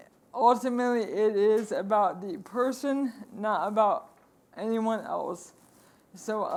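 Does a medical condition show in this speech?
Yes: ALS.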